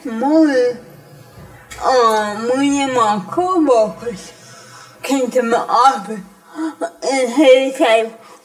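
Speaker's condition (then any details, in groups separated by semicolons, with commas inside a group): Cerebral palsy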